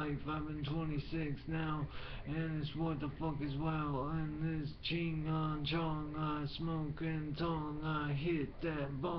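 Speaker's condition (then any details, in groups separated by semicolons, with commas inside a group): Brain injury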